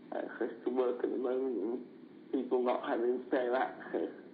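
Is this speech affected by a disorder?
Yes: cerebral palsy; needs extra support at work, slow typer, dictates to support worker, needs help to drive.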